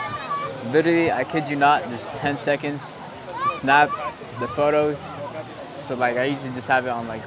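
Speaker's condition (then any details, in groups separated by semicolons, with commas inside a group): No condition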